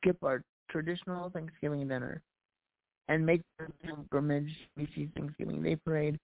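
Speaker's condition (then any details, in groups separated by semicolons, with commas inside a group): Cerebral palsy; past challenges speaking up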